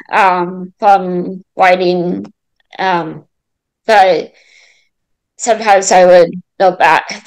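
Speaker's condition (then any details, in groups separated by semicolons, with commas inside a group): Mild cerebral palsy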